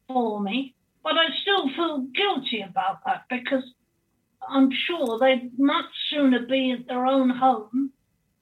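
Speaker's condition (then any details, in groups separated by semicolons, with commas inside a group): Cerebral palsy quadriplegia; born 3 months premature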